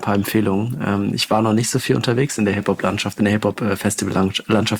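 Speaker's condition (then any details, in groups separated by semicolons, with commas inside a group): No condition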